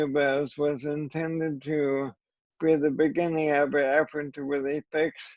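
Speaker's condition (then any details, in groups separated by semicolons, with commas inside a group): ALS; voice and hands affected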